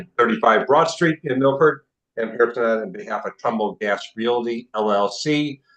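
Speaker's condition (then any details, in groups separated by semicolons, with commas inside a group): No condition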